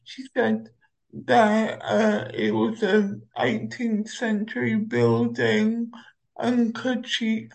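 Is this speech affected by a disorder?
Yes: cerebral palsy; uses Omeo wheelchair.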